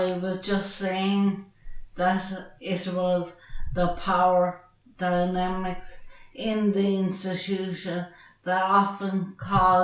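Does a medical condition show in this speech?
Yes: traumatic brain injury.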